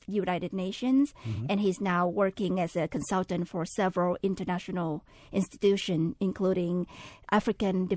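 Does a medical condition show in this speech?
No.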